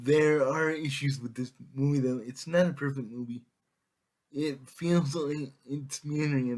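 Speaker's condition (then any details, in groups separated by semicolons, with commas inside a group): Cerebral palsy; affects all muscles; able to speak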